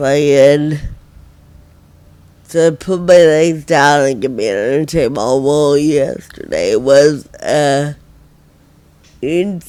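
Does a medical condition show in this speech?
Yes: Friedreich ataxia.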